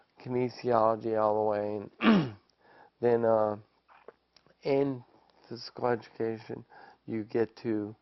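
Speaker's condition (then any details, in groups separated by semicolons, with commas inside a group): ALS; after diagnosis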